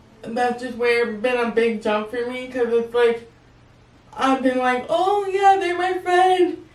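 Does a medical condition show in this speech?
Yes: cerebral palsy; needs weight-bearing help during transfers; verbal, able to speak.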